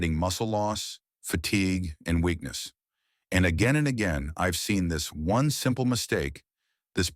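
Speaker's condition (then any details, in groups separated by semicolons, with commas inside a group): No condition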